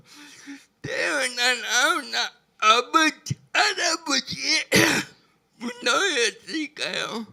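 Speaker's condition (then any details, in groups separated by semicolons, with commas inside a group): Brain lesion disability grade 1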